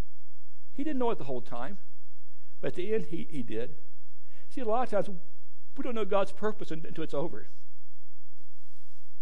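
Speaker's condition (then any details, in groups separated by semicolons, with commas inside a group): Stuttering; struggled with it for a while, adults at gadsdale said stutter barred preaching; more stuttering tonight, tired, feels an hour later after watch not set back; worse when tired, later in the day; prolonged sounds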